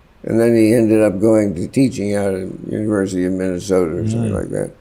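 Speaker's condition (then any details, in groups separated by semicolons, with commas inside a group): Parkinson's; worsening, often debilitating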